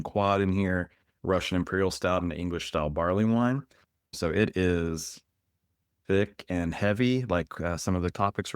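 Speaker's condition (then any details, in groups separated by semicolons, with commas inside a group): No condition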